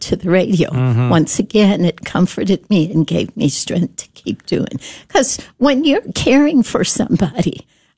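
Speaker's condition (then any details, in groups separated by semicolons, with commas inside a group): Spasmodic dysphonia; speech therapists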